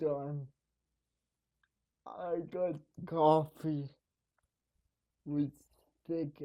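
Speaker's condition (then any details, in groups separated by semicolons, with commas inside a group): Cerebral palsy; needs help at night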